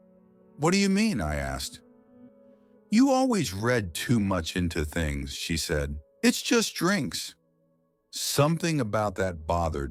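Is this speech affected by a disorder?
No.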